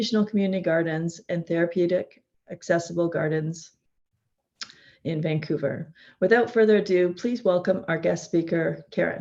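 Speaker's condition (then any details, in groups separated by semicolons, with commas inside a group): No condition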